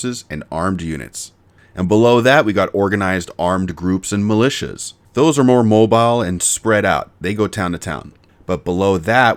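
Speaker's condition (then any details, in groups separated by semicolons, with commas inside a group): No condition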